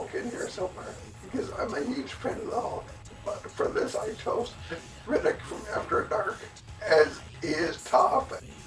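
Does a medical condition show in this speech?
Yes: cerebellar ataxia from brain tumour.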